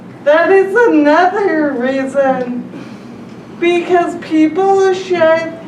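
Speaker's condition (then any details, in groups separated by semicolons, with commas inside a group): Traumatic brain injury; injured at age 10, relearned everything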